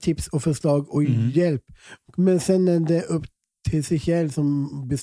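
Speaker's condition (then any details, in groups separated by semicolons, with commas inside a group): Down syndrome; present from birth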